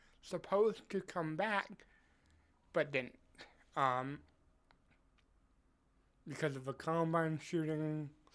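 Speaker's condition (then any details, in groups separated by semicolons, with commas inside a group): Cerebral palsy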